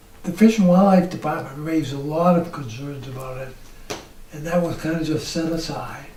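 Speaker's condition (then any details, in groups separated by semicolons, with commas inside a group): ALS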